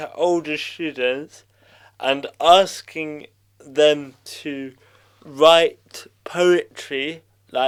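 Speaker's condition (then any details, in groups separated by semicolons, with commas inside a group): Cerebral palsy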